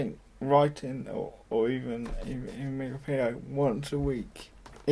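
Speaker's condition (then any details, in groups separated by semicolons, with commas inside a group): Cerebral palsy; mild, affects muscles and speech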